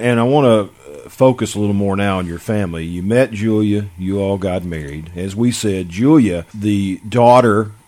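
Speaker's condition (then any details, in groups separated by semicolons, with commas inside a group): No condition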